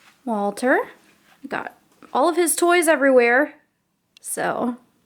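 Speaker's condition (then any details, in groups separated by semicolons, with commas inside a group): No condition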